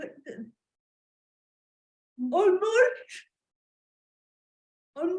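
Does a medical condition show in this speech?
Yes: cerebral palsy.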